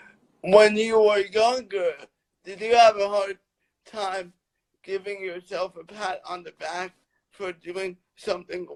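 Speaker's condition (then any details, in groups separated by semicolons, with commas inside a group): Cerebral palsy; lifelong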